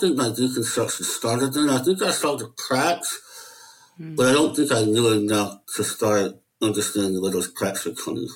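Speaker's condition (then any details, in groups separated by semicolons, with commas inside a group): Möbius syndrome; incomplete lip closure, certain letters hard to pronounce, not understood by everybody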